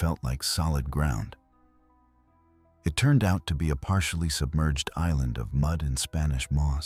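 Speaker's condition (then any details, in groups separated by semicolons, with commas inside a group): No condition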